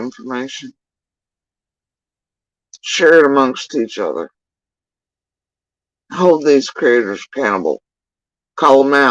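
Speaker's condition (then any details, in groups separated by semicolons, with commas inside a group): Facial paralysis after surgery; tongue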